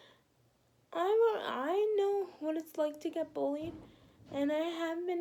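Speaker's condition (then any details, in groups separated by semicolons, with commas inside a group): Quadriplegic cerebral palsy; spastic quadriplegic type, hip surgery, one leg angled; age 17, occasional physical therapy, back pain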